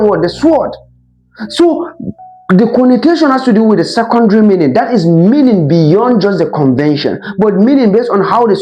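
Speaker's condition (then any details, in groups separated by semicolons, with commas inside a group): No condition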